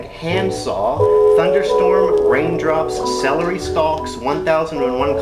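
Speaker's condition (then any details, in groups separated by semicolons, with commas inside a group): No condition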